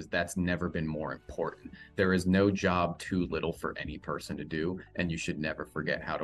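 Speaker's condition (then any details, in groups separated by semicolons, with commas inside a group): No condition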